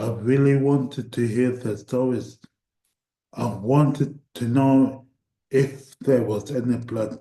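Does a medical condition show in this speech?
Yes: cerebral palsy; voice tires at times.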